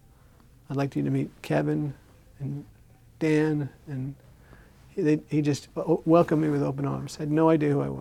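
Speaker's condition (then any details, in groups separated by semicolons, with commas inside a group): Parkinson's disease; diagnosed about 14 years before recording; some speech issues, ice water harms vocal cords, drinks warm water, speech therapy judged unnecessary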